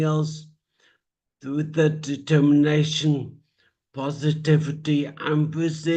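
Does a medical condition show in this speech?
Yes: traumatic brain injury; speech.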